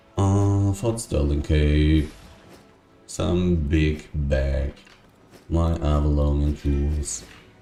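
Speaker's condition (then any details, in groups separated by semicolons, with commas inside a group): No condition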